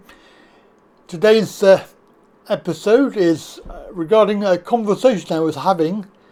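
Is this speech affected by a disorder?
Yes: cerebral palsy.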